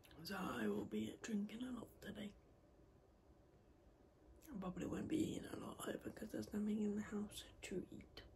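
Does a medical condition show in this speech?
Yes: cerebral palsy.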